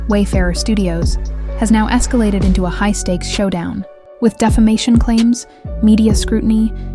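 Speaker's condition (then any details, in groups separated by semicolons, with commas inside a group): No condition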